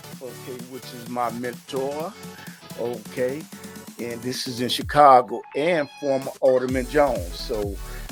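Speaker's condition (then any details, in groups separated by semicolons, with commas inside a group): No condition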